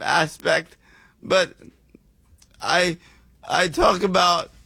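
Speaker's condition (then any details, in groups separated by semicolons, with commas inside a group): Cerebral palsy; advised by Pete to improve speaking for play-by-play, attended Toastmasters, hired speaking coach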